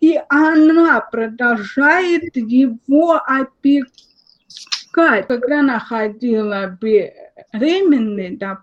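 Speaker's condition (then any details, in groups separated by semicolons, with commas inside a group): Cerebral palsy, spastic diplegia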